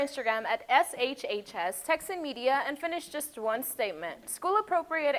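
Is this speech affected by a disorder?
No.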